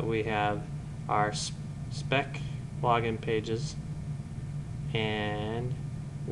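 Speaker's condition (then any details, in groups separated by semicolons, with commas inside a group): No condition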